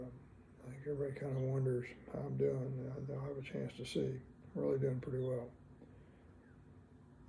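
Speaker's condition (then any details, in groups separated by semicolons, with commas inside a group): Parkinson's disease; quieter voice, not slurred, noticeably affected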